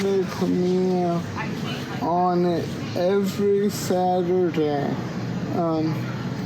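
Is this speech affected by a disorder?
Yes: cerebral palsy; cannot walk unaided.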